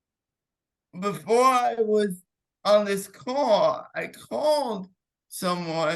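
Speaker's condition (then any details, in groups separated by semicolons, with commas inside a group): Cerebral palsy; clenched fist, unsteady walk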